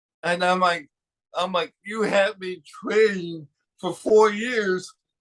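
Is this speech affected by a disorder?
Yes: cerebral palsy.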